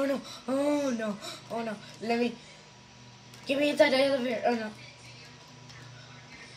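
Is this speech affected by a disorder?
No.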